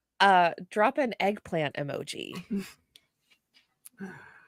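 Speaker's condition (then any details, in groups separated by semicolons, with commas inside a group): No condition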